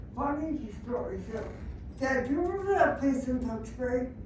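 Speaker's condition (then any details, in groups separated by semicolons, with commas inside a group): Traumatic brain injury; speech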